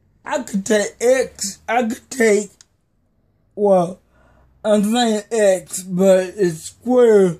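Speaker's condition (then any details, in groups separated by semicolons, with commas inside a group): Cerebral palsy; may be hard to understand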